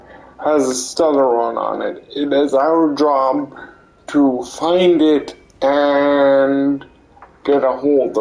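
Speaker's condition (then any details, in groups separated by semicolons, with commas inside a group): Cerebral palsy; limbs affected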